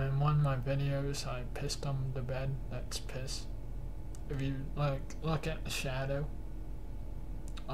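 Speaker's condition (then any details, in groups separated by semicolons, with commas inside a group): Cerebral palsy; cannot stand beyond 10 minutes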